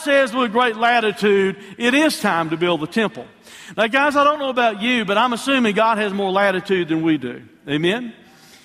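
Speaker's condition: No condition

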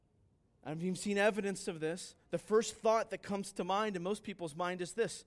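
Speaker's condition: No condition

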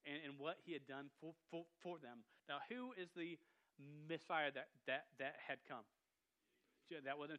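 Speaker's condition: Stuttering; stutter noticed by listeners after speaking in big church, regular youth group unaware of it; repeated words

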